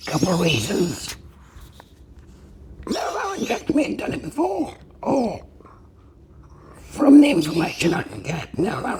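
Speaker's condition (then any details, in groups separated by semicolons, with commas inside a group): Laryngectomy; permanent tracheostomy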